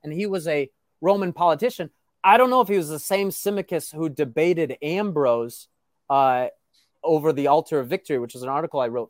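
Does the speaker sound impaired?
No.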